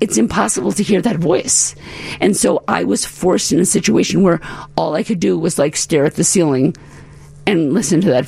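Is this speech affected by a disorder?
Yes: paralyzed vocal cord; paralyzed vocal cord after life-threatening medical crisis and recovery; residual issues, otherwise doing well.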